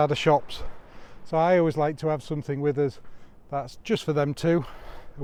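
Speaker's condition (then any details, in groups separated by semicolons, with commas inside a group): No condition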